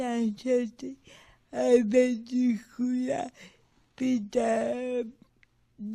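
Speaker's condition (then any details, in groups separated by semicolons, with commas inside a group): Cerebral palsy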